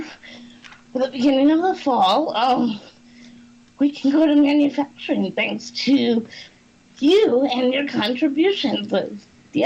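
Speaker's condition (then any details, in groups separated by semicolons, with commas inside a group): Cerebral palsy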